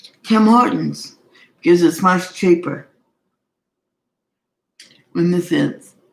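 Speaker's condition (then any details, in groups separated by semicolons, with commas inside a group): Cerebral palsy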